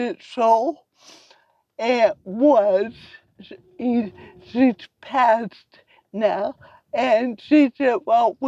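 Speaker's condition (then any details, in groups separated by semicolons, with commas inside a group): Cerebral palsy; from birth; about 66 years since birth, diagnosed at 18 months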